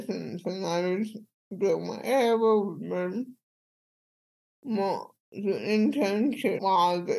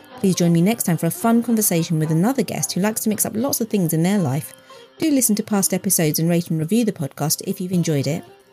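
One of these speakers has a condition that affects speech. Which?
The first: cerebral palsy; speech impediment, speaking very hard.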